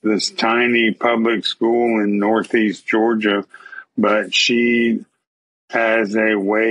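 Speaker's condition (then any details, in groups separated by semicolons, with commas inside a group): ALS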